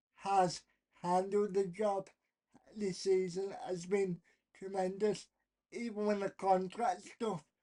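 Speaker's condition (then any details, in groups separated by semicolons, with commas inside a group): Cerebral palsy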